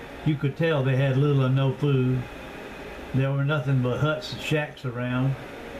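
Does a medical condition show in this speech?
No.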